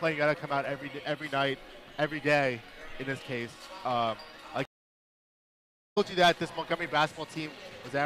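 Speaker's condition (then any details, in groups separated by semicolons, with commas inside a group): No condition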